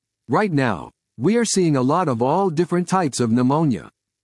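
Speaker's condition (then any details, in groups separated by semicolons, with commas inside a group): No condition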